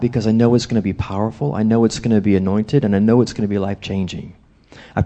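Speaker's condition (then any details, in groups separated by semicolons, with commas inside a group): No condition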